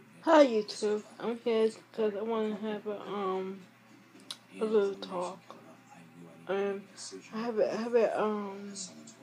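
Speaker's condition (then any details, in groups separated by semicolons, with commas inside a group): Speech impairment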